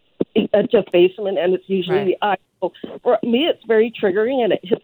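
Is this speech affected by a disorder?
No.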